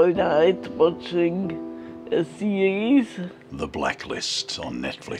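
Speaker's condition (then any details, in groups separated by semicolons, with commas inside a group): Multiple sclerosis; uses wheelchair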